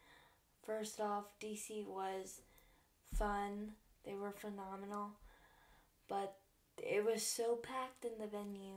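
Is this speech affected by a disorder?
Yes: cerebral palsy.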